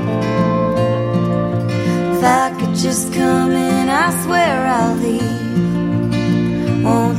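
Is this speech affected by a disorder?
No.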